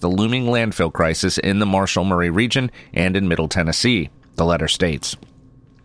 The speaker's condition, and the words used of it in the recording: No condition.